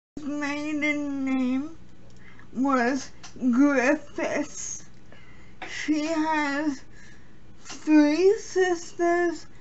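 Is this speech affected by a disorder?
Yes: cerebral palsy; premature birth.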